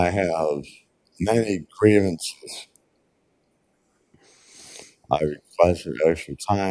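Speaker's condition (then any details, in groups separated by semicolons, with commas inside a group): Traumatic brain injury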